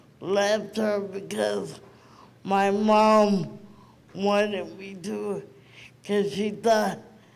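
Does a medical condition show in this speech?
Yes: cerebral palsy.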